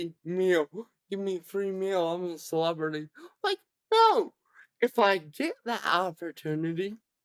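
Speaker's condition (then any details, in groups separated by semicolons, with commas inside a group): Cerebral palsy; present from birth, severe; about 22 years since birth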